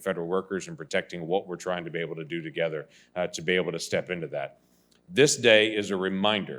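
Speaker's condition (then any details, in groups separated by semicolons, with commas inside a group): No condition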